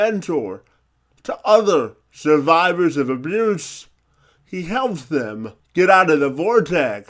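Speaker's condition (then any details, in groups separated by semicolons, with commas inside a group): Cerebral palsy; spastic quadriplegic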